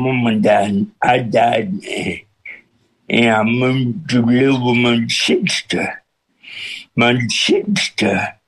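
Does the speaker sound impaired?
Yes: cerebral palsy with speech impediment; congenital cerebral palsy; speech impediment since birth, hard to understand at first, pastor John Hayes feared nobody could understand, listeners adjust within minutes.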